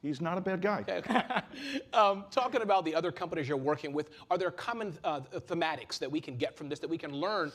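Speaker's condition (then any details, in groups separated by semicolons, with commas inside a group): No condition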